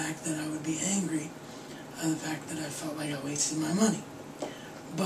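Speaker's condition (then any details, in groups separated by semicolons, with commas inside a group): Cerebral palsy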